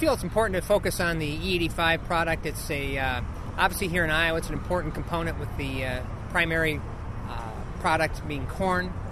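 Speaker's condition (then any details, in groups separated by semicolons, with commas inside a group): No condition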